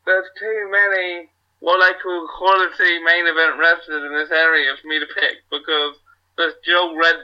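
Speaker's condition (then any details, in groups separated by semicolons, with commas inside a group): Cerebral palsy; unable to wrestle actively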